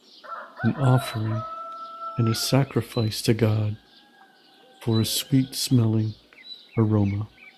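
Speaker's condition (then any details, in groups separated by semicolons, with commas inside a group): No condition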